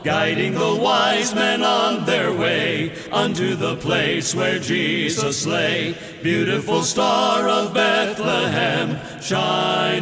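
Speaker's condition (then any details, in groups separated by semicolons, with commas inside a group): No condition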